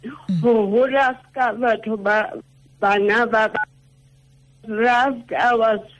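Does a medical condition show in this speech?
Yes: cerebral palsy; affects speech.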